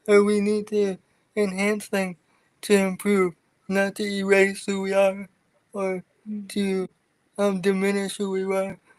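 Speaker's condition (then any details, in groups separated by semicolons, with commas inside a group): Cerebral palsy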